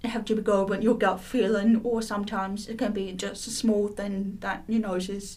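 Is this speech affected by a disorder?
Yes: profound deafness.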